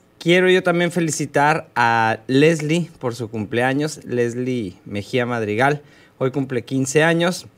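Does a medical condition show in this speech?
No.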